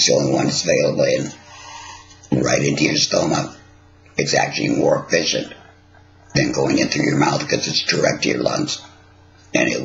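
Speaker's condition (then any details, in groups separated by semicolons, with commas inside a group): Laryngectomy; morning coughing, clears with deep breaths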